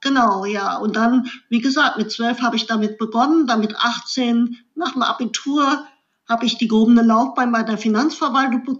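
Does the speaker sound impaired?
Yes: cleft lip and palate; congenital cleft lip.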